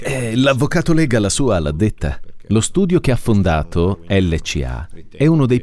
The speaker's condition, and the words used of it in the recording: No condition.